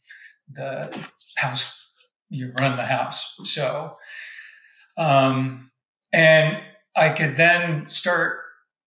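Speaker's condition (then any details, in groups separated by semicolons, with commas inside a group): Frontotemporal dementia with stuttering; right frontal and temporal involvement, diagnosis took about 3.5 years, hearing expected to become affected; ongoing stuttering, paranoia; new-onset stuttering, never stuttered before, first noticed around COVID period, speech tasks led to neurological surgeon referral; prolonged sounds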